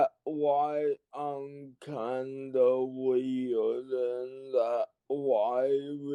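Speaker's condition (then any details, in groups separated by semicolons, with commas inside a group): Cerebral palsy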